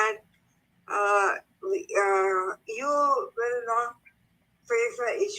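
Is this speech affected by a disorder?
Yes: cerebral palsy; slurred and unclear when tired, standard voice recognition fails.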